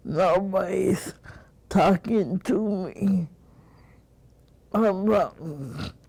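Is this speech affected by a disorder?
Yes: cerebral palsy.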